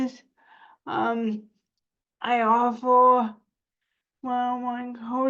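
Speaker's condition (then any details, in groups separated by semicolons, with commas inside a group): Cerebral palsy; spasticity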